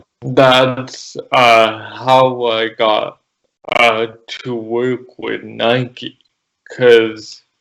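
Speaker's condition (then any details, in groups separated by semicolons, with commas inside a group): Cerebral palsy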